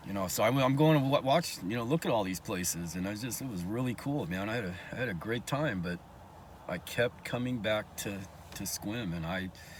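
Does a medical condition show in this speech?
No.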